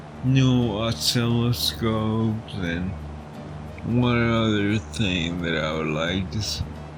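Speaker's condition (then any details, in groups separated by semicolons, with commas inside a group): Friedreich's ataxia; genetic, nerve-related; poor dexterity, shaky movements; swallowing and speaking affected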